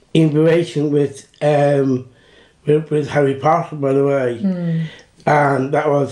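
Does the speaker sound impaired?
Yes: Down syndrome; intellectual disability, acting from age eight at Rayfields, then speech and drama training.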